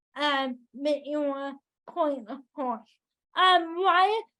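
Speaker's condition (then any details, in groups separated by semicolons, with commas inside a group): Cerebral palsy, spastic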